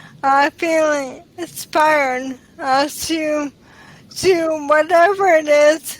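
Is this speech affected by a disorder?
Yes: ALS.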